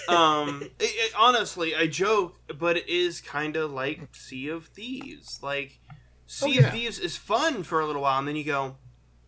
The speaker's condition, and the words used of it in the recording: No condition.